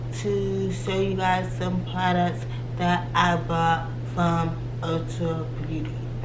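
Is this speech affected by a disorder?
Yes: cerebral palsy.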